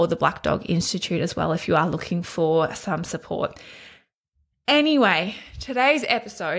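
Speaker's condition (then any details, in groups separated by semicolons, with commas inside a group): No condition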